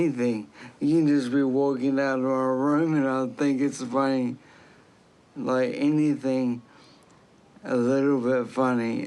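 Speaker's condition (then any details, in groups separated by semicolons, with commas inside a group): Traumatic brain injury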